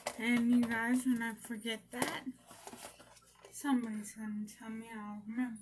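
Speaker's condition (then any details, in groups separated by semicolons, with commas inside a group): Brain injury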